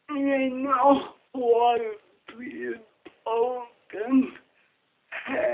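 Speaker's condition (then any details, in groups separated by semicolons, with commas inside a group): Cerebral palsy; friend Judy interprets and repeats her answers for listeners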